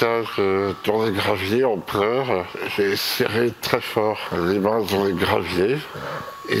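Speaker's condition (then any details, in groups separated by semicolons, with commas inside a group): Myopathy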